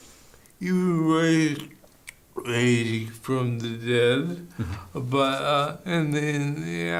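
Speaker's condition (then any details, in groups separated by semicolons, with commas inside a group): ALS; bulbar onset, slurred speech first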